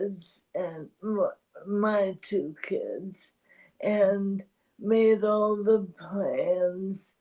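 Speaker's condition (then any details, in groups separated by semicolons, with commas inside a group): ALS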